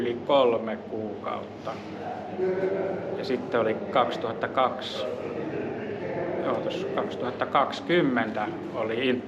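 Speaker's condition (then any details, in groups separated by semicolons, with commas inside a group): No condition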